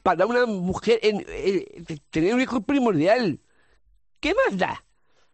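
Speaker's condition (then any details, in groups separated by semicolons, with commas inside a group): Down syndrome; congenital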